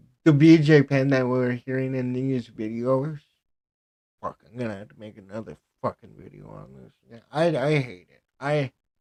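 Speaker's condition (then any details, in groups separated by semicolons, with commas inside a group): Cerebral palsy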